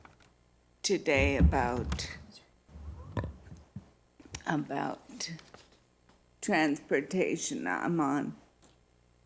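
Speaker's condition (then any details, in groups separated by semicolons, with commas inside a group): Multiple sclerosis; needs time to get voice up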